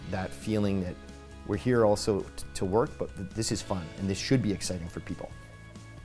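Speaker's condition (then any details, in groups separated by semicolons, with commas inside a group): No condition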